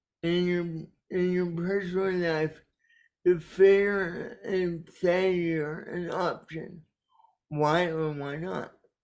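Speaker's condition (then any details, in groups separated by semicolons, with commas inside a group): Cerebral palsy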